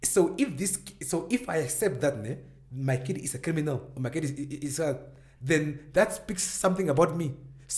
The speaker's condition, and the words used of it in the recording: Stuttering. I do stutter when I talk.